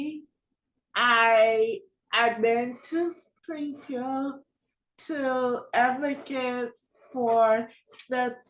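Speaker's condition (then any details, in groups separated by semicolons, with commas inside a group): Cerebral palsy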